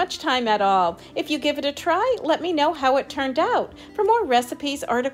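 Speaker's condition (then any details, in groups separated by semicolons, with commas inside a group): No condition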